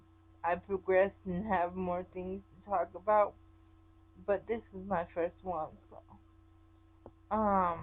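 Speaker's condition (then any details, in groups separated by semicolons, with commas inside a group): Cerebral palsy; sometimes affected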